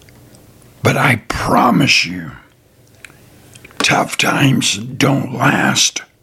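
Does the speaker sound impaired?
Yes: throat cancer, partial laryngectomy; altered speech from cancer and partial larynx removal.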